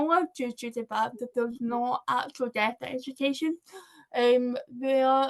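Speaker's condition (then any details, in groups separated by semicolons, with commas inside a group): Cerebral palsy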